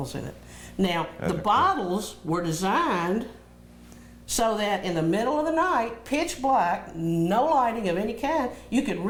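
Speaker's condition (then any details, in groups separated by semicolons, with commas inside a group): No condition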